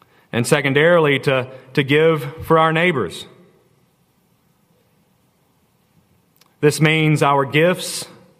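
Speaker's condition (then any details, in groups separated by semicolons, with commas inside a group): No condition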